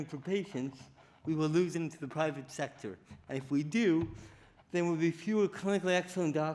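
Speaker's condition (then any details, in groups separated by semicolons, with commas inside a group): Cerebral palsy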